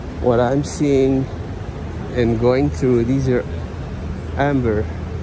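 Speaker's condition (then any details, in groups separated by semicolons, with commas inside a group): No condition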